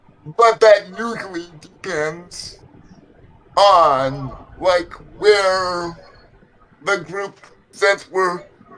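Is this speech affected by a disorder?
Yes: cerebral palsy; legs affected.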